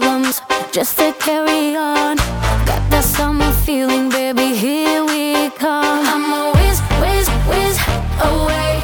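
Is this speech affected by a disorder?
No.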